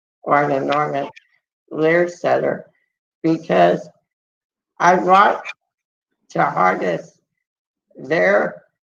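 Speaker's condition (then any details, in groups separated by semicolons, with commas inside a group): Muscular dystrophy; multiple surgeries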